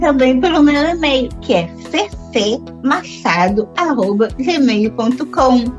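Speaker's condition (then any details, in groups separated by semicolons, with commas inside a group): Down syndrome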